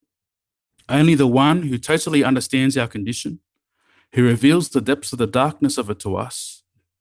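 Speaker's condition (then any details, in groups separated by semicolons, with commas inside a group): No condition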